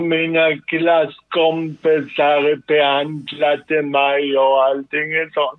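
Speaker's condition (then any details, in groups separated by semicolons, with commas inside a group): Cerebral palsy; sudden involuntary jerks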